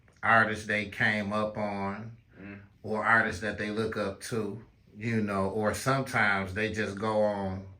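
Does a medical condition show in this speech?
No.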